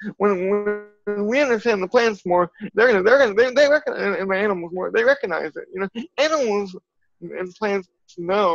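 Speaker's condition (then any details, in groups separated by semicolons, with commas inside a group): Cerebral palsy; from birth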